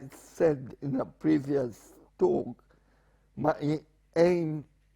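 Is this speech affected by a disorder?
Yes: spastic paraplegia with essential tremor.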